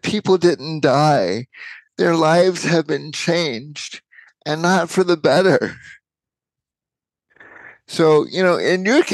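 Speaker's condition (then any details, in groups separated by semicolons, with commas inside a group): Cerebral palsy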